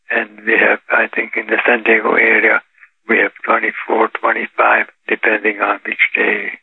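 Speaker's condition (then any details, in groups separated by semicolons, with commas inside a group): Parkinson's disease; Parkinson's disease detected about 8 years ago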